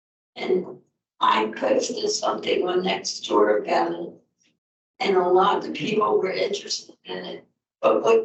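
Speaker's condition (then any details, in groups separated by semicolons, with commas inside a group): Multiple sclerosis; speech problem from the condition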